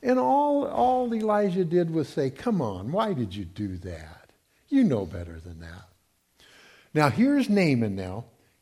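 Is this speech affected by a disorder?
No.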